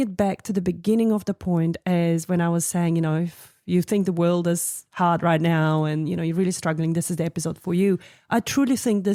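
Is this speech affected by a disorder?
No.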